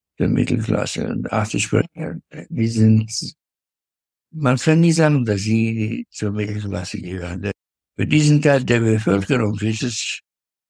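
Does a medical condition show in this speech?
Yes: Parkinson's disease; severe forgetfulness.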